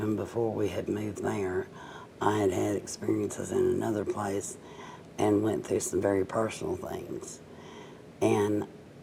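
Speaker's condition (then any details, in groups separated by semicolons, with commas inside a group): Cerebral palsy, mild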